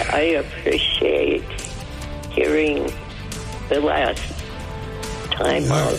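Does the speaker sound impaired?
Yes: throat cancer; age nearly 95, no radiation therapy, no esophageal surgery, long-standing GERD; GERD on second bottle of medication, acid in mouth wakes from sleep; voice loss around sleep, attributed to reflux acid irritating larynx.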